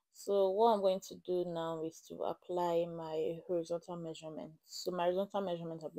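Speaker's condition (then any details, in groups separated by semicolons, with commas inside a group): No condition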